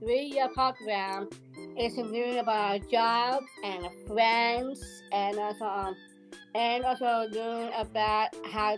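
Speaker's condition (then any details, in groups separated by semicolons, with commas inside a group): Down syndrome; present from birth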